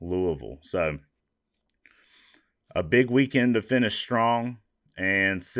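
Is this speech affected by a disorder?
No.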